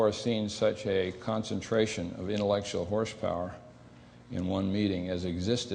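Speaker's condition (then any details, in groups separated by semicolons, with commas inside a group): No condition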